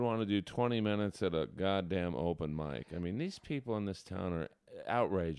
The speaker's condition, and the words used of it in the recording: No condition.